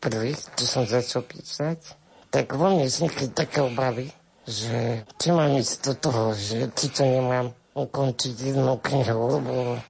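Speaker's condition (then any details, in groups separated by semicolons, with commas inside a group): Spinal muscular atrophy with tracheostomy; 24 years old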